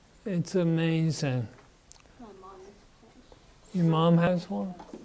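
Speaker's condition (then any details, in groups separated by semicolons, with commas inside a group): Parkinson's disease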